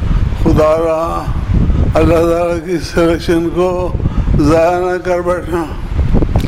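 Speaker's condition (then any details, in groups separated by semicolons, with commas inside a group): Difficulty speaking; hopes listeners can understand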